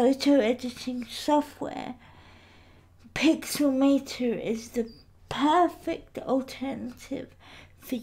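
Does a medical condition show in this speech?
Yes: cerebral palsy.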